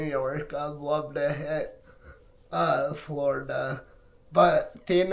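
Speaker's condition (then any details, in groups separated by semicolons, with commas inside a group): Multiple sclerosis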